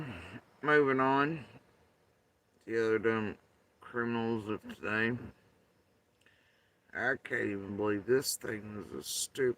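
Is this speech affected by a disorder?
Yes: facial paralysis after surgery; tongue.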